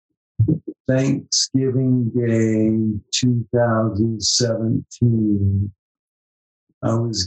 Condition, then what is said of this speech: ALS (motor neuron disease). So I don't have that deep, resonating radio voice that I used to have.